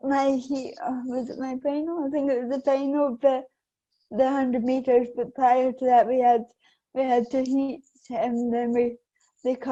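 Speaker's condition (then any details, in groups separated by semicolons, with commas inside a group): Cerebral palsy; affects balance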